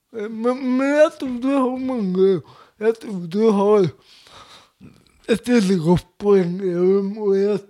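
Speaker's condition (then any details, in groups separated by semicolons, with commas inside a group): Cerebral palsy; speech difficulties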